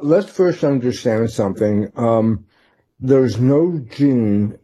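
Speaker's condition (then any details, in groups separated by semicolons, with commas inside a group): Tongue cancer; ear pain and hearing problem first, ENT visit, throat scan malignant, later benign; slurred speech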